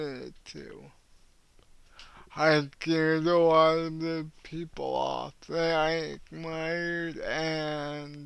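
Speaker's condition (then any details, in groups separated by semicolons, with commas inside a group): Cerebral palsy; cannot walk, uses wheelchair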